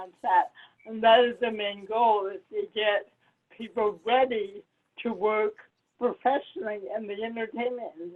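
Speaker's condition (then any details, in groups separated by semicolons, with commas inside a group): Cerebral palsy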